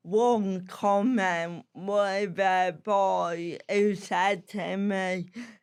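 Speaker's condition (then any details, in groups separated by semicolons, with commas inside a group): Cerebral palsy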